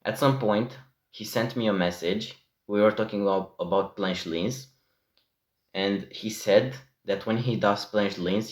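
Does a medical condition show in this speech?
No.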